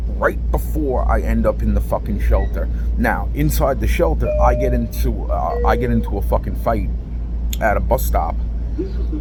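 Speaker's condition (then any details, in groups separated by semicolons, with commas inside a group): No condition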